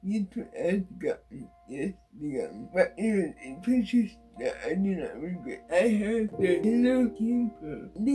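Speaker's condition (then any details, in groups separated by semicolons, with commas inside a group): Cerebral palsy; wheelchair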